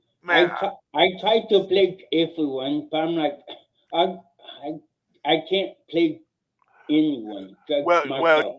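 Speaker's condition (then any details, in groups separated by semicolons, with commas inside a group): Cerebral palsy; mildest kind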